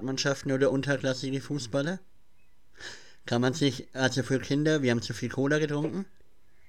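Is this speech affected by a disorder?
Yes: cleft palate; since childhood, still present; speech impediment, listener messages said cannot be heard, mimicked at school, class laughed at reading aloud.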